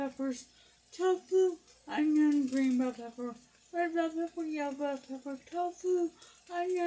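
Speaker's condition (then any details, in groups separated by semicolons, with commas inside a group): Brain injury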